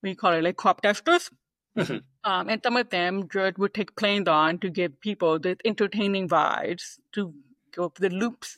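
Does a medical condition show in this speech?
Yes: deafness, 98% hearing loss; deaf since childhood, hearing aid user, no cochlear implant, oral training as child; communicates primarily through oral speech, knows little sign language, removes hearing aids after noisy days.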